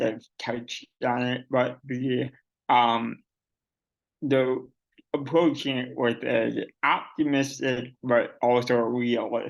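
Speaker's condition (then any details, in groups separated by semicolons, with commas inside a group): Cerebral palsy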